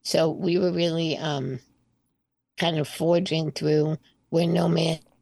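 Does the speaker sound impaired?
Yes: spinal muscular atrophy type 2; from birth, slightly progressive since 20s, arms less mobile, power chair from 12, sensation unaffected; on oral breakthrough medication strengthening motor neurons; hard time talking before medication, breathing, speaking, singing now stronger.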